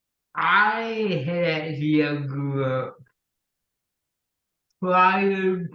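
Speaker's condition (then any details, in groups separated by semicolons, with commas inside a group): Cerebral palsy; speech impediment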